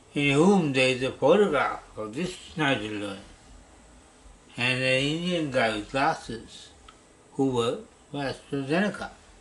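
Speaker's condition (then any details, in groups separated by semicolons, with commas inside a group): Parkinson's disease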